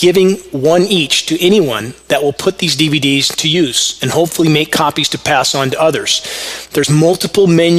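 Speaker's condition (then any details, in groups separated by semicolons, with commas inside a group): No condition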